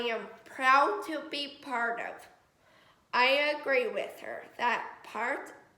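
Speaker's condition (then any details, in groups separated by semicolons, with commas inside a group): Cerebral palsy; affects muscles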